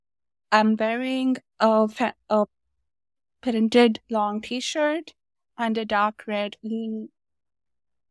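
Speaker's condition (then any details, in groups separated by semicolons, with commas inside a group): Stutter; stutter diagnosed at age 5, increased with age, about 20 speech therapists in childhood, paid for cure scam; ongoing speech therapy, goals self-acceptance and disclosure, work accommodation to type in meeting chat, read aloud by others; not mild stutter, speaks short remarks, types longer ones, bad days block even two sentences; prolonged sounds, blocks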